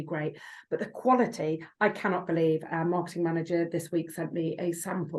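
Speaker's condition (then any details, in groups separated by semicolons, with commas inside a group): No condition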